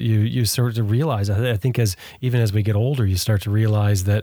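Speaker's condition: No condition

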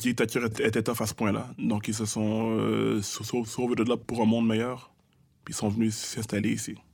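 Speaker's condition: Stuttering; childhood-onset stuttering, thought autistic as young child, spoke Creole, English and French mixed, fluent when rapping since teens; stuttering noticeable during this interview, as he points out himself, audible repetitions; stutters in conversation, strings syllables together very fast without stopping or tripping; repeated sounds

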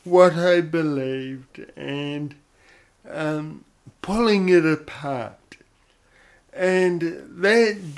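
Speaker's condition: Cerebral palsy; odd sort of voice

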